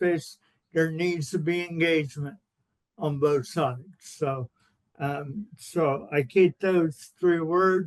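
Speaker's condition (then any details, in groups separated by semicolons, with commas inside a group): Cerebral palsy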